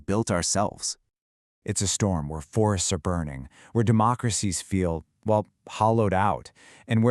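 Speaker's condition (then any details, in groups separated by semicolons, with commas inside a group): No condition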